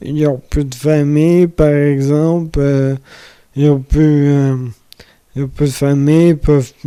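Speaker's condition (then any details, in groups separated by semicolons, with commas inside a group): Amyotrophic lateral sclerosis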